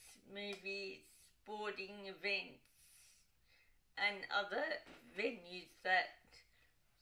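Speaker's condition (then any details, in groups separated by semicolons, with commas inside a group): Cerebral palsy, dystonic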